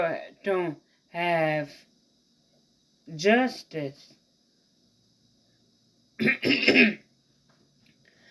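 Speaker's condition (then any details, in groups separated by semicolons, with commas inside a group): Mild cerebral palsy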